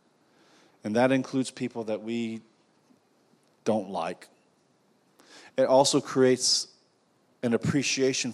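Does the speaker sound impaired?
No.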